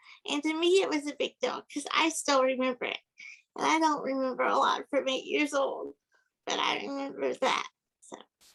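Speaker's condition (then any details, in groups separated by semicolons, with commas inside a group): Cerebral palsy; physical disability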